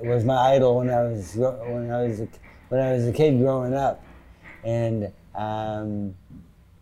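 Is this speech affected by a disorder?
Yes: Parkinson's disease; sometimes.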